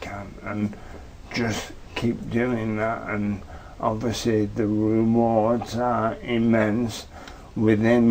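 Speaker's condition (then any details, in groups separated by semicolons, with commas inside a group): Motor neurone disease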